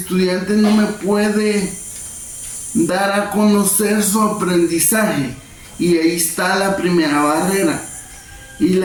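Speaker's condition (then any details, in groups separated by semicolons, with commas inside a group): Cerebral palsy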